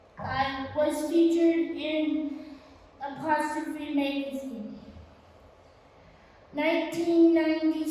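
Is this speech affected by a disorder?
Yes: spastic quadriplegic cerebral palsy.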